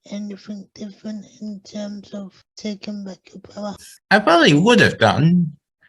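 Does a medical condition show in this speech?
Yes: cerebral palsy.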